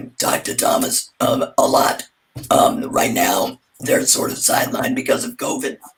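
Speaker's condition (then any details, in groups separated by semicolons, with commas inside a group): Laryngectomy; slower with more pauses, no laughter sound, breaks help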